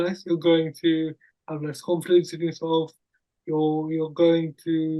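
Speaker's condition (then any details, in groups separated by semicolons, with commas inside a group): Cerebral palsy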